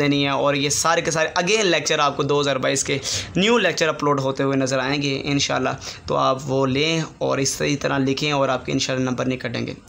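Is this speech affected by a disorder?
No.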